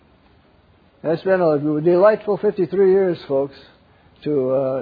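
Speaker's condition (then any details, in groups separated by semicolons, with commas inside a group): Parkinson's; wakes up around 3 am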